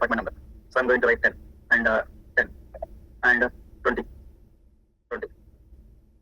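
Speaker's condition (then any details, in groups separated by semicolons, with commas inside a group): No condition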